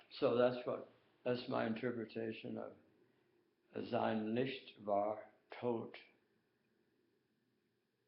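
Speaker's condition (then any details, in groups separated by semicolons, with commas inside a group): Tongue cancer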